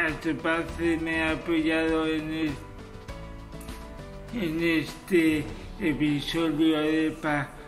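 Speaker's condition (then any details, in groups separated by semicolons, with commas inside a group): Cerebral palsy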